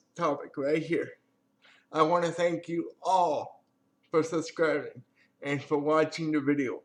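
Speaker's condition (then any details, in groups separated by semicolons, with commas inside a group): Cerebral palsy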